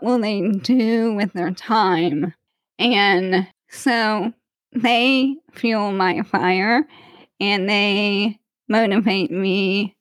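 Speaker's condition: ALS; 16 years since diagnosis

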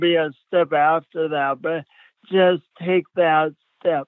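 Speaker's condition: Speech impediment; since childhood

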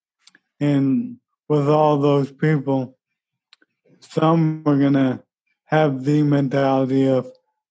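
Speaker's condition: ALS; pushed in running events by Bobby

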